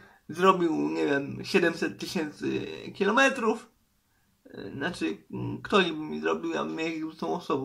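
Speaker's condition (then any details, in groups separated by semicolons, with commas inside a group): Cerebral palsy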